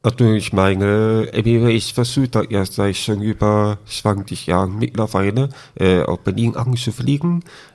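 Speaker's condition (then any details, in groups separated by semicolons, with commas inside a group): Deafness with cochlear implant, congenital deafness; speech still audibly affected per host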